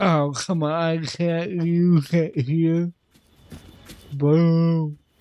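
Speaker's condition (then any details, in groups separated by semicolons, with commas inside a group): Cerebral palsy; affects voice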